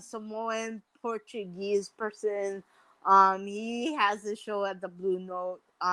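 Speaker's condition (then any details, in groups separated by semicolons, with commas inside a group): Mild cerebral palsy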